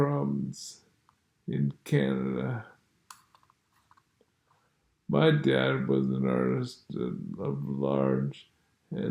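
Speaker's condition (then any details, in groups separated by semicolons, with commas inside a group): Multiple sclerosis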